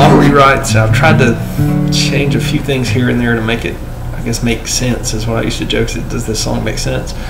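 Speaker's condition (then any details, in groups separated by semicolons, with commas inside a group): No condition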